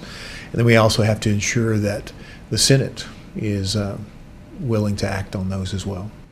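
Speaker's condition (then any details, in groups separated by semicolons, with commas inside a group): No condition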